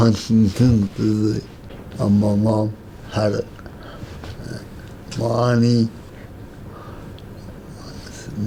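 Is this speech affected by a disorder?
Yes: Huntington's disease.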